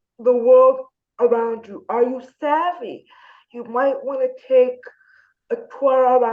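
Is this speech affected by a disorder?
Yes: spastic diplegia cerebral palsy; spastic diplegia, right-side hemiplegia.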